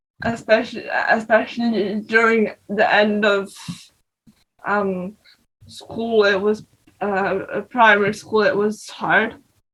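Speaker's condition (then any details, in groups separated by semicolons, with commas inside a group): Cerebral palsy; non-progressive physical disability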